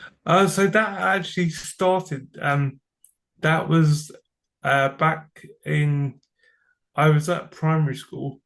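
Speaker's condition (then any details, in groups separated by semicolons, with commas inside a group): Cerebral palsy; from birth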